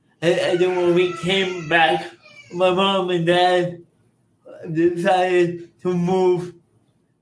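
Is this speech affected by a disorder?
Yes: cerebral palsy; birth oxygen loss, cord around neck, spasms, limited body control, motor deficits, childhood physical, occupational therapy; mid-range severity, speech impairments, speaks without device; speech therapy from age seven with Jeff in Orlando, school speaking device declined.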